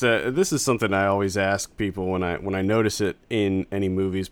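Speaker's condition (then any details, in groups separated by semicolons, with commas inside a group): No condition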